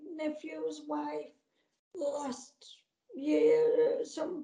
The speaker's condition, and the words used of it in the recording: ALS (motor neuron disease). So it has changed quite a lot.